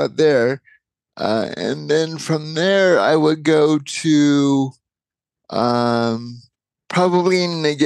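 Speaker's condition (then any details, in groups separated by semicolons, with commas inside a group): Cerebral palsy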